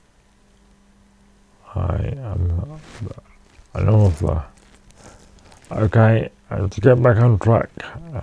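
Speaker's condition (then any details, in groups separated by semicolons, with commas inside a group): Cerebral palsy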